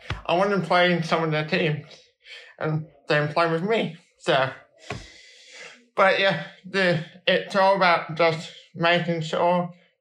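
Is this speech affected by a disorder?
Yes: cerebral palsy; Cerebral Palsy Alliance until about seven.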